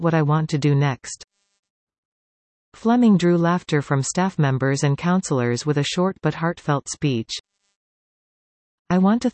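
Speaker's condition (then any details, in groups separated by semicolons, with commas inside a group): No condition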